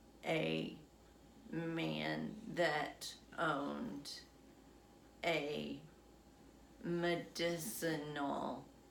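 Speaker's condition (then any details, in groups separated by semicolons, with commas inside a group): Essential tremor; affects legs as well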